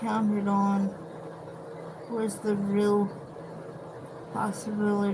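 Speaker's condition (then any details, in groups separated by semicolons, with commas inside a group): Cerebral palsy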